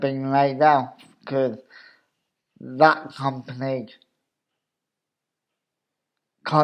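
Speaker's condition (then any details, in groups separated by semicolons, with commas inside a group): Cerebral palsy; obvious speech impediment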